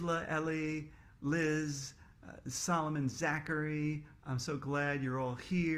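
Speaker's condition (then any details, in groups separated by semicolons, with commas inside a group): No condition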